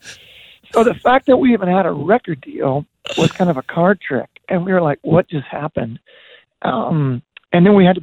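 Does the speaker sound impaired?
Yes: voice disorder; progressive voice disorder.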